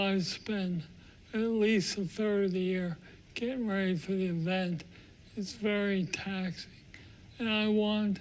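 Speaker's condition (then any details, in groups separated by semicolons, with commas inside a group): Parkinson's disease; strong voice, sings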